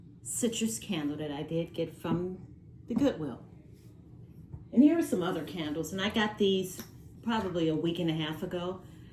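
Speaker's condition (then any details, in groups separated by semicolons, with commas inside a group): No condition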